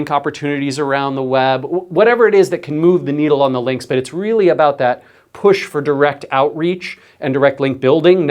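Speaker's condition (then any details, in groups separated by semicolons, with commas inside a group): No condition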